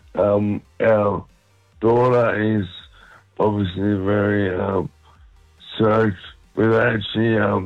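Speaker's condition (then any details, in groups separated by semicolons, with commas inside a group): MND; motor neurone disease, diagnosed a little over a month ago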